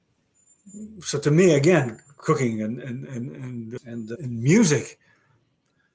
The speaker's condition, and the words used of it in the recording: Aphasia. I was fortunate again because I can really express.